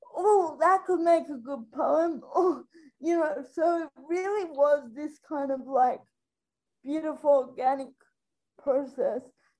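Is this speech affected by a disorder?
Yes: spastic quadriplegic cerebral palsy; from being born three months premature, full-time electric wheelchair user.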